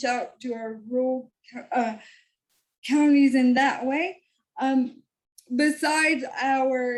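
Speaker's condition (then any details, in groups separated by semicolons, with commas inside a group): Cerebral palsy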